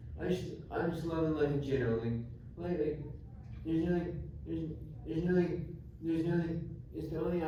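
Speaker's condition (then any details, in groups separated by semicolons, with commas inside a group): Traumatic brain injury; climbing accident, brain surgeries, skull cap replacement, right arm, tracheotomy; about 4 years since injury, ongoing therapy; relearned eating, drinking, talking, speech therapy, still improving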